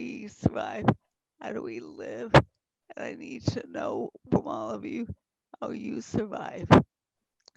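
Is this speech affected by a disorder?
Yes: multiple sclerosis.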